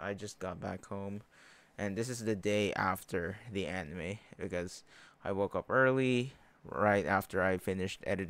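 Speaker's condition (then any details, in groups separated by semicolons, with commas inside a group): No condition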